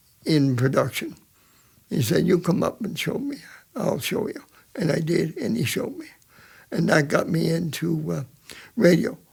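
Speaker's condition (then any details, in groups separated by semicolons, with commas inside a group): Cerebral palsy; present from birth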